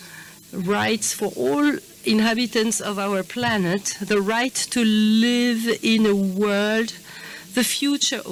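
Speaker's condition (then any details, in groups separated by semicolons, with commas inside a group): No condition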